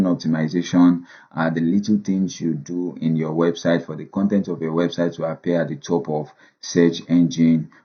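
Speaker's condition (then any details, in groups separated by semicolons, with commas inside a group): No condition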